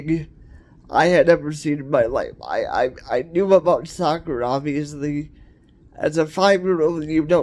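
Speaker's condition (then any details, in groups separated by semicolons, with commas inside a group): Cerebral palsy; cerebral palsy, wheelchair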